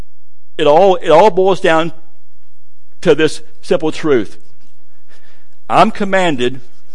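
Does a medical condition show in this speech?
Yes: stuttering; childhood onset stutter, since at least first grade; age 59; stuttering amount varies, heavy stuttering greatly lengthens speaking time; here prolonged sounds, blocks.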